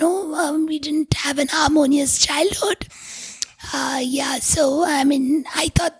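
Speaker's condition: Tracheostomy, vocal cords permanently constricted from smoke inhalation

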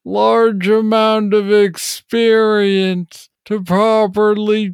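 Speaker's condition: Parkinson's disease; slurred words when off

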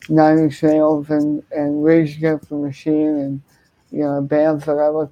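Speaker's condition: Cerebral palsy, hemiplegia; speech impediment, had to step up speech

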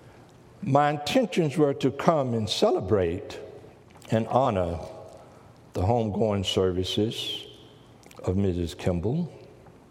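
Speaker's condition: No condition

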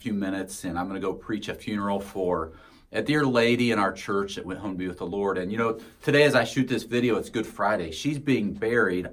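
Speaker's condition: No condition

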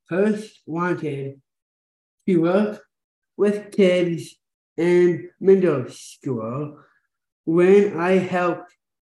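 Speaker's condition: Down syndrome

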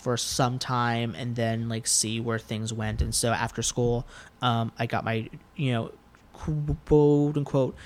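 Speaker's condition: Stuttering; developmental stutter since about age 5, persisted into adulthood, varied speech therapies and groups; still stutters as adult, speaks often for work; worse with anxiety and nerves, harder when speaking unplanned; prolonged sounds, blocks

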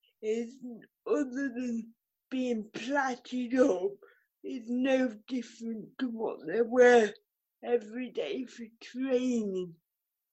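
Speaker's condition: Cerebral palsy; could not jump

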